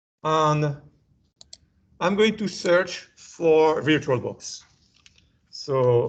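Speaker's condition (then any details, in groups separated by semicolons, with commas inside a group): No condition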